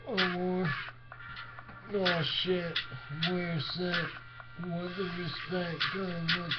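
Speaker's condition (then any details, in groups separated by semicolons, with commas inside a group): Brain injury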